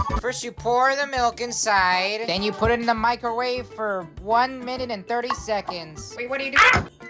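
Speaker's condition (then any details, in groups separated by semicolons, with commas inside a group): No condition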